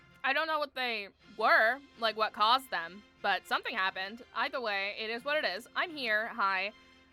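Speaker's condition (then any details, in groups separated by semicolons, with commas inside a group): No condition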